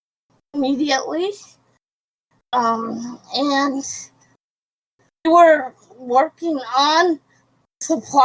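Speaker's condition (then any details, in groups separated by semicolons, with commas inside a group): Cerebral palsy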